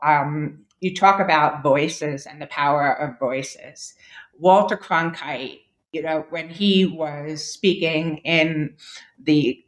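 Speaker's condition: Deafness; then esteem implant

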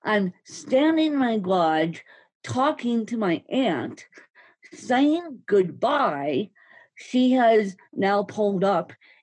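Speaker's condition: Ataxic spastic cerebral palsy; movements

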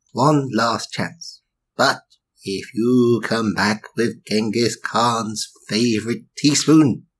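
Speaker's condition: No condition

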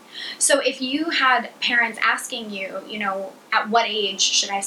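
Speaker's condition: No condition

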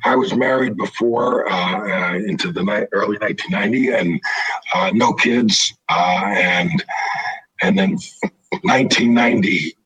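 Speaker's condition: Throat cancer, vocal cords removed

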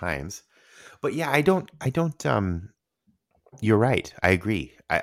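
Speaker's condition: No condition

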